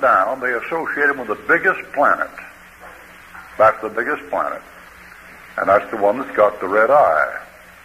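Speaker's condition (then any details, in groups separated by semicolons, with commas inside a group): No condition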